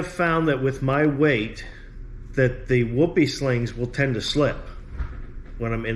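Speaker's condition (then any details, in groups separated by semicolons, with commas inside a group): No condition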